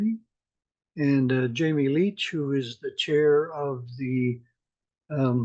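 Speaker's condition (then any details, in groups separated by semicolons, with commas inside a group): No condition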